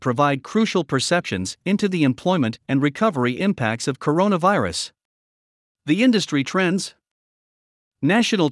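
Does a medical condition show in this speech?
No.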